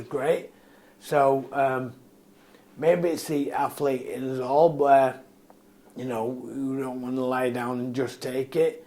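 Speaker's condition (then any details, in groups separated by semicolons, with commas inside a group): Motor neurone disease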